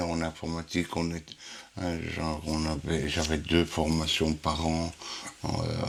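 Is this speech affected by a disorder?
Yes: Huntington's disease; inherited, 43 repeats.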